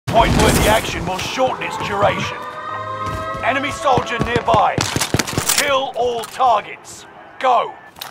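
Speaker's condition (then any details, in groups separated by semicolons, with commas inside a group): No condition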